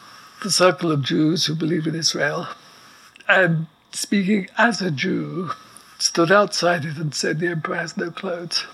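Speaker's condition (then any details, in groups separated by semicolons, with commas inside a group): ALS; very weak voice needing amplifier, respirator audible in background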